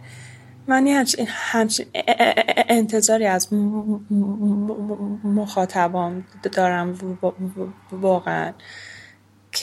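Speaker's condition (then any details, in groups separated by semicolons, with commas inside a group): Stuttering; stutter worsening with age and stress, much worse after thyroid cancer shock two years ago, treatment not fully curative; stutter worse than ever at recording; uses filler phrases and word substitution to avoid blocks, fluent in some situations, hard reading aloud; repeated sounds, prolonged sounds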